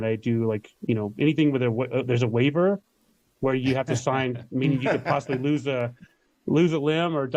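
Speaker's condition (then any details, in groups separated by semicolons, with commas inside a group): No condition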